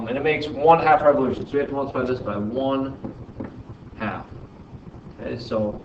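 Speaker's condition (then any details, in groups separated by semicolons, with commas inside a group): No condition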